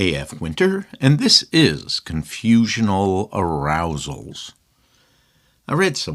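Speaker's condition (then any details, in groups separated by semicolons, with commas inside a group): No condition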